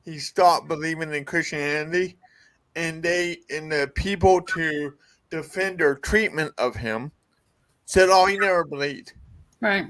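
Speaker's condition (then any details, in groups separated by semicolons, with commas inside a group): Cerebral palsy; from birth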